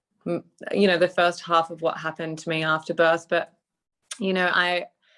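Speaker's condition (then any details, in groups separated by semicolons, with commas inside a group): No condition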